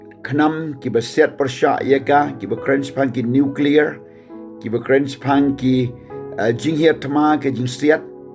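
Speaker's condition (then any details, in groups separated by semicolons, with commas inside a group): No condition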